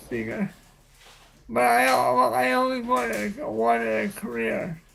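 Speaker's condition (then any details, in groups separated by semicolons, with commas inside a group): Cerebral palsy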